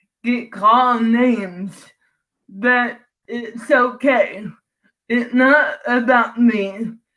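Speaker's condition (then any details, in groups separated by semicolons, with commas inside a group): Cerebral palsy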